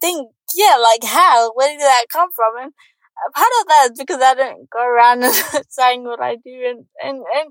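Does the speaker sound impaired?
Yes: cerebral palsy; congenital cerebral palsy, born in New Zealand.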